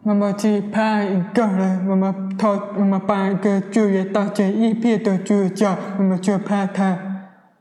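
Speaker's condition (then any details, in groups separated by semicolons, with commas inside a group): Hearing impairment; hears car horns and ambulance sirens with hearing aid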